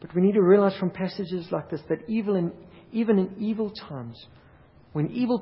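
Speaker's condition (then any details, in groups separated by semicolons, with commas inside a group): No condition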